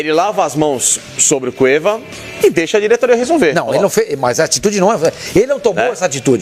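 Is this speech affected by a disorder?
No.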